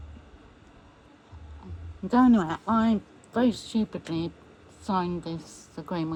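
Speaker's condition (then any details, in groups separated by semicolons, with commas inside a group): MND; voice may be difficult to understand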